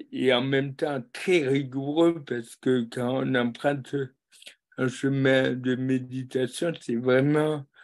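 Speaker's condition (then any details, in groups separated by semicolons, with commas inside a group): Cerebral palsy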